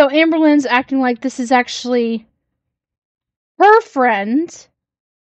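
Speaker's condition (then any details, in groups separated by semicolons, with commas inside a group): No condition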